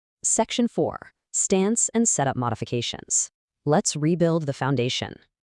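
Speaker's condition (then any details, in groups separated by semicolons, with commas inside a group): No condition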